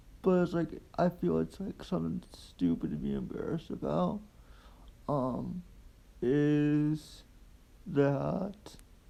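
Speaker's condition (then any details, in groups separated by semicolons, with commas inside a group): Quadriplegic cerebral palsy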